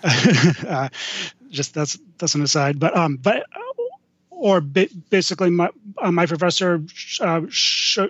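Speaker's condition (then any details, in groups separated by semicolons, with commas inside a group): Stuttering; may freeze up mid-speech, then gets back on a roll; repeated sounds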